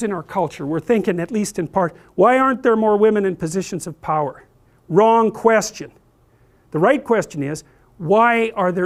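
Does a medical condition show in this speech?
No.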